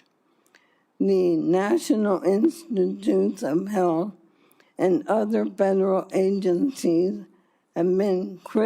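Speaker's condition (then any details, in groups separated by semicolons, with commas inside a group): ALS; ALS, upper body affected, legs spared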